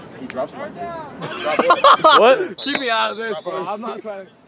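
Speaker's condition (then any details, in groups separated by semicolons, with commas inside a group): No condition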